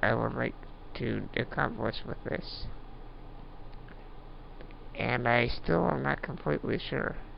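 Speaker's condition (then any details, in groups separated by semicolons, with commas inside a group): Duchenne muscular dystrophy; trach and ventilator mainly for sleep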